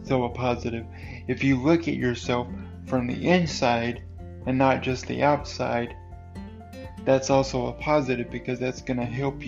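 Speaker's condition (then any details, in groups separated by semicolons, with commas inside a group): Cerebral palsy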